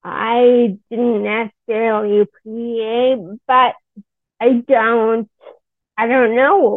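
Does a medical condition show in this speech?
Yes: Friedreich's ataxia; speech and swallowing issues, unclear whether from Friedreich's ataxia or multiple sclerosis.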